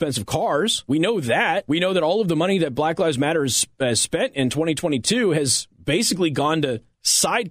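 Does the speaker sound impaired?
No.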